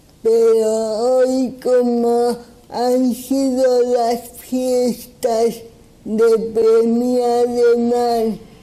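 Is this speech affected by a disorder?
Yes: cerebral palsy.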